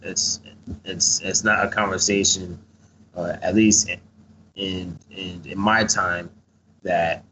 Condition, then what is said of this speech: Stuttering. Or I would lose train of thought mid sentence.